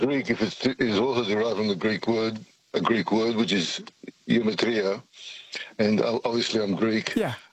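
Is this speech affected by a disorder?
Yes: Parkinson's; jittery, attributed to Parkinson's; jittery while speaking.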